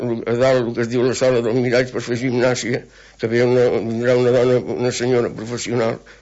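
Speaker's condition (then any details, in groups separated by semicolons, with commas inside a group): Parkinson's disease; weekly table tennis program with CERT Tenis Taula and Àrea Bàsica de Salut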